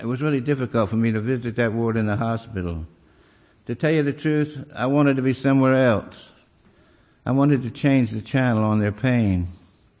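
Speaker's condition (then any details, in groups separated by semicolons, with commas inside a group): Parkinson's disease; leg pain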